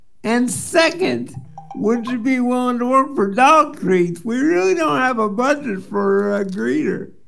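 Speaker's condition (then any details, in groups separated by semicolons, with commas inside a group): Cerebral palsy; speech sounds drunk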